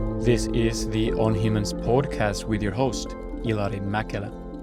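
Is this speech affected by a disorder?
No.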